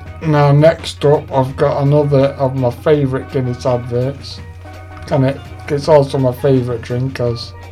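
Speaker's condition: Duchenne muscular dystrophy; diagnosed at age 5

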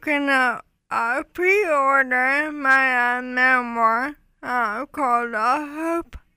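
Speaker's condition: ALS; ALS diagnosed 2014, rapid decline from half Ironman to walking with cane within 6 months

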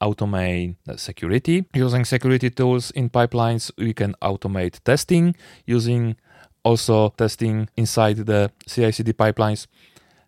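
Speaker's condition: No condition

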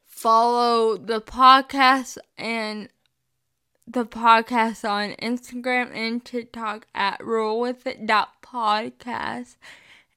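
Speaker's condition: Spastic cerebral palsy, mixed, mostly spastic

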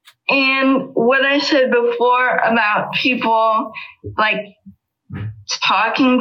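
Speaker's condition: Spastic cerebral palsy; level 1, muscle tightness, right side weaker than left, walker since age 3, physical therapy for walking; still uses walker, muscles get tight

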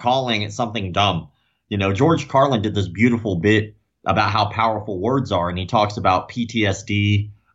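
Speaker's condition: Cleft lip and palate; congenital

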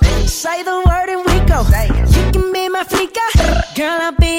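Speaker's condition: No condition

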